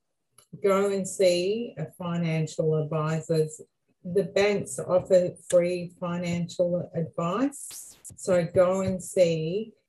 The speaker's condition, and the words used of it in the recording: Aphasia. Aphasia is a communication disorder, and it affects language, so it's can be written, speech, and I experience word finding difficulty and numbers, so it can, but it's not a loss of intelligence.